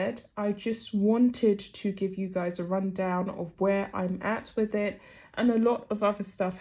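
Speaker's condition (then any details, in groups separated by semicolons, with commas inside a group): No condition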